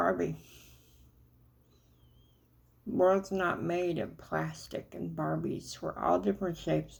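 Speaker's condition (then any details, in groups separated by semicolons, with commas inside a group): Cerebral palsy; walks flat-footed; fatigue; speech noticeably atypical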